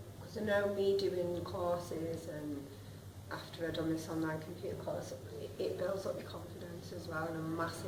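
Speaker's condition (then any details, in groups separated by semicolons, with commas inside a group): No condition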